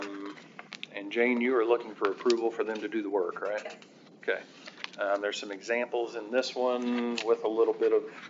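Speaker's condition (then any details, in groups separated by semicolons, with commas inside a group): No condition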